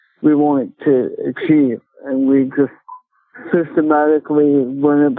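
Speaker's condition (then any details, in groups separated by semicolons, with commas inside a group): Cerebral palsy; speech affected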